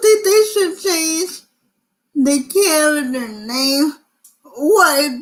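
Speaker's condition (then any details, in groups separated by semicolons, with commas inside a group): Cerebral palsy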